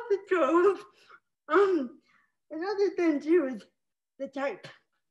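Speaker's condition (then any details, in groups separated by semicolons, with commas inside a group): Spastic cerebral palsy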